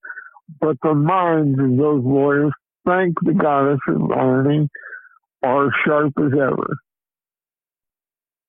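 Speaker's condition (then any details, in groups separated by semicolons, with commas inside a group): Cerebral palsy; low birth weight of 3 lb 11¾ oz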